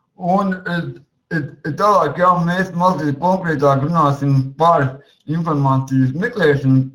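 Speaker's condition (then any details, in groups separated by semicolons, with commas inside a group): Cerebral palsy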